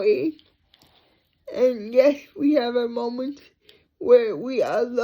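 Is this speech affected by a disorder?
Yes: cerebral palsy.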